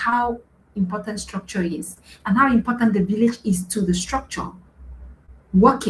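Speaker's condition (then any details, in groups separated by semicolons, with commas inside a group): No condition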